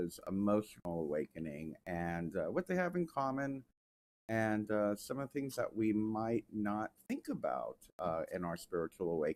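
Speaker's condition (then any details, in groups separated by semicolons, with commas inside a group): No condition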